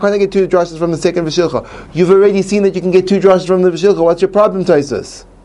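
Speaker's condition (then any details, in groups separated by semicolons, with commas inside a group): No condition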